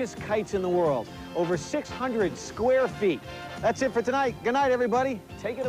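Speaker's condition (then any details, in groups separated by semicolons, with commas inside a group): No condition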